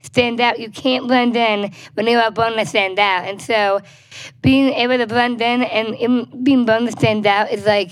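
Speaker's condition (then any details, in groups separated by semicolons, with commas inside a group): Down syndrome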